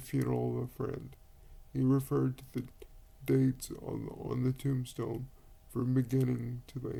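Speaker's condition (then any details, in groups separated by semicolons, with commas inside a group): Cerebral palsy; quadriplegic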